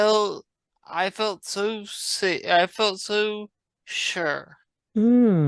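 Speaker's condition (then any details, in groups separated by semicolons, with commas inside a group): Traumatic brain injury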